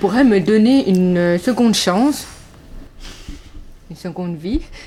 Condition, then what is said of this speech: Deafness. Et donc, moi, je m'efforce à bien articuler pour que un sourd puisse me